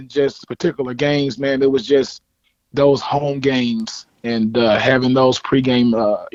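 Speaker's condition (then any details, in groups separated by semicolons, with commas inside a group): No condition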